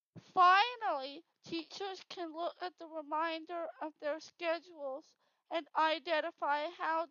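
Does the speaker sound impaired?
Yes: hearing loss with cochlear implants; FM systems in elementary and high school, neck loop receiver about one school year in elementary.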